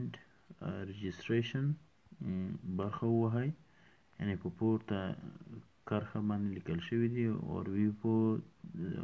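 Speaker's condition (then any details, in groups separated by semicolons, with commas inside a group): No condition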